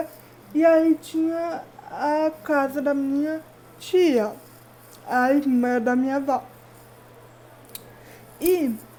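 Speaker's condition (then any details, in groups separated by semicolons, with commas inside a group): Cerebral palsy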